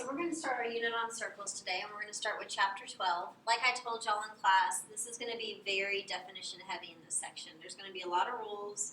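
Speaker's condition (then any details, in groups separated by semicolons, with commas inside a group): No condition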